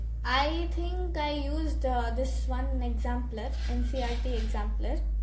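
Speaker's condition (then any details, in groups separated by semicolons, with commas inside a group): No condition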